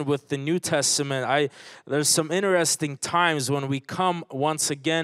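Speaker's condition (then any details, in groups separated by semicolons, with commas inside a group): No condition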